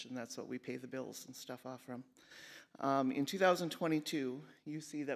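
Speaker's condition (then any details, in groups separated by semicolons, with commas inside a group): No condition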